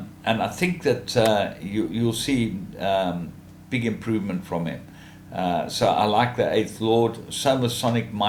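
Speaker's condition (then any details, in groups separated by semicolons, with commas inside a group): No condition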